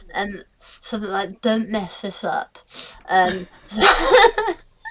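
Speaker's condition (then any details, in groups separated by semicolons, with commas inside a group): Tongue cancer; told would never speak or swallow, temporary tracheostomy, feeding tube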